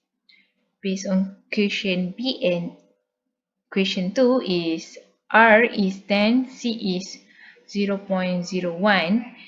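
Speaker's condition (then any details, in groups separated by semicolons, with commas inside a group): No condition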